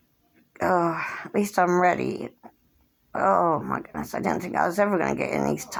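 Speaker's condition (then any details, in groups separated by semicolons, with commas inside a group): Cerebral palsy; since birth, hand tremors; age 57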